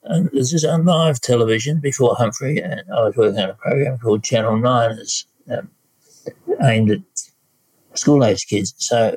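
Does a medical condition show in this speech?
Yes: Parkinson's disease; no tremor, about 12 years since onset; worsening last couple of years, on medication, slowed down; voice hesitant and lower volume, sounds a bit different, speech affected only recently.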